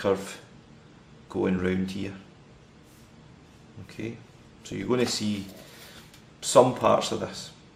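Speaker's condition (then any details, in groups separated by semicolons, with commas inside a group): No condition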